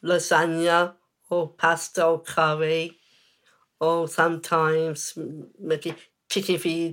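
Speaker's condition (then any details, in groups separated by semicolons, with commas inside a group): Down syndrome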